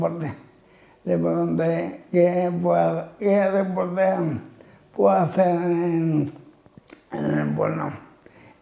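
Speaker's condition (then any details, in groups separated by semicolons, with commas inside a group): Amyotrophic lateral sclerosis (ela)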